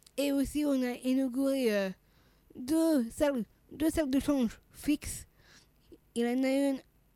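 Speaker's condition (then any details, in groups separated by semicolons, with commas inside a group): Down syndrome (trisomy 21); age 39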